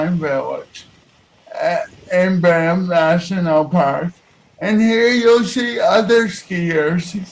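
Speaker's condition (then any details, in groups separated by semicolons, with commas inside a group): Cerebral palsy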